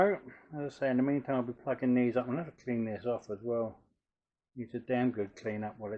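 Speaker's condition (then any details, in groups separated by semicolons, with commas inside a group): No condition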